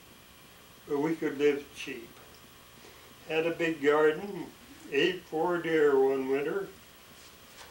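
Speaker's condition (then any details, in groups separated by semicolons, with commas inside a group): ALS; expects swallowing and breathing trouble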